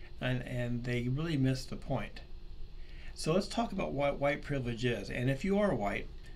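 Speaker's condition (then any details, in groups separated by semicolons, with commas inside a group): No condition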